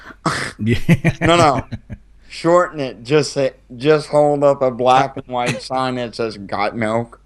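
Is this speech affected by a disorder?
Yes: cerebral palsy.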